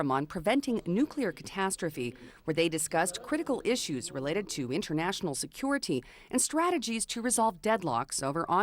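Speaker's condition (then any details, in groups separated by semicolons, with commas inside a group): No condition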